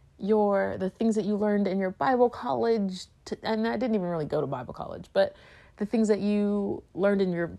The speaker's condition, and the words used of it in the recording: None; typical speech.